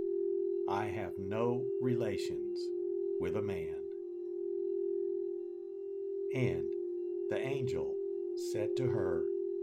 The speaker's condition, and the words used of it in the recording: No condition.